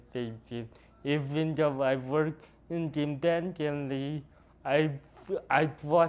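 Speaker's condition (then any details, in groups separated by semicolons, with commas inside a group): Cerebral palsy; noticeably atypical speech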